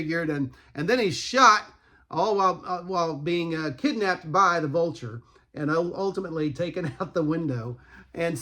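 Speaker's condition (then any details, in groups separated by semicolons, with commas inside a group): No condition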